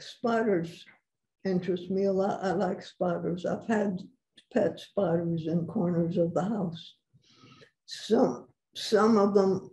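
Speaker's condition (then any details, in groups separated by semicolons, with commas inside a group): Parkinson's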